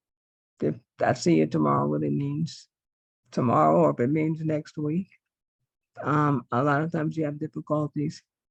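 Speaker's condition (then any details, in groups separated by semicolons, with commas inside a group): Multiple sclerosis; diagnosed decades ago, uses direct care workers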